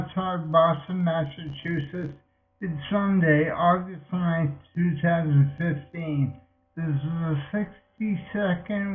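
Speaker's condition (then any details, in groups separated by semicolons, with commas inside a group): Multiple sclerosis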